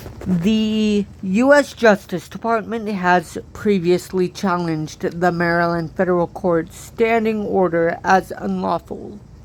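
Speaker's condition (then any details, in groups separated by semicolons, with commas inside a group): Cerebral palsy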